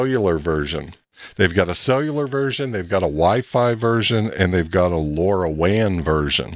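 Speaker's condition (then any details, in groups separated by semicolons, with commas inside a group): No condition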